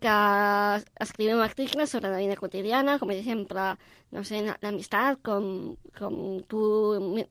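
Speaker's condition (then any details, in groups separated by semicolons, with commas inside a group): Down syndrome; can do all tasks others do but more slowly, four hours instead of one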